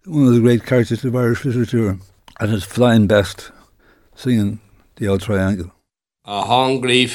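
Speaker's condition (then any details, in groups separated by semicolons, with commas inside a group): Parkinson's disease; diagnosed about 10 years ago, progressive, expected to worsen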